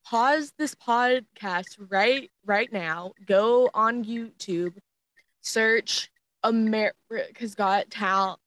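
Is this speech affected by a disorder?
Yes: stuttering; deals with it every single day; speaking is hard; here repeated words, prolonged sounds, blocks.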